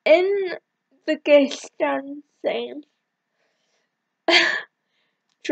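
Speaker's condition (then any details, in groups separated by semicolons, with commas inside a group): Cerebral palsy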